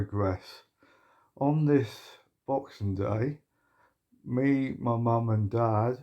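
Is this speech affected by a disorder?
Yes: motor neuron disease.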